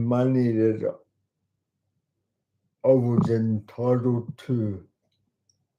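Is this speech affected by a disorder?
Yes: cerebral palsy; talks slowly.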